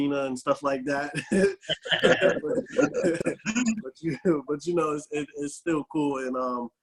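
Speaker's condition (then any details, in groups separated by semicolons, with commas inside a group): No condition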